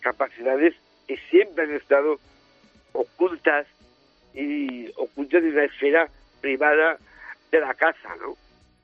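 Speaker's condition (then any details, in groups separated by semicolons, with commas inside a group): Down syndrome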